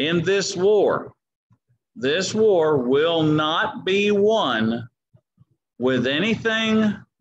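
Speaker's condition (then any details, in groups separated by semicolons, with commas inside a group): No condition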